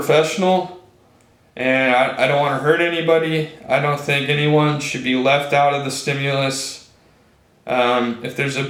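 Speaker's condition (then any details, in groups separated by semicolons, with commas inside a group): No condition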